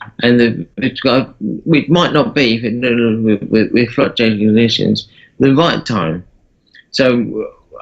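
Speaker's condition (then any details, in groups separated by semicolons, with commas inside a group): Parkinson's disease; works with voice coach, voice loss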